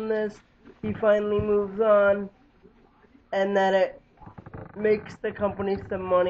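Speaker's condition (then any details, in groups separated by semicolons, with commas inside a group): Cerebral palsy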